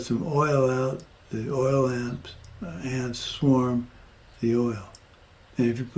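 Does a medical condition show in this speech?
Yes: Parkinson's; progressing.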